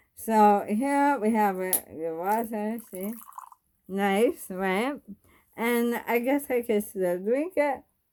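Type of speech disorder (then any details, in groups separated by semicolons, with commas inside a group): Bulbar dysarthria; bulbar onset ALS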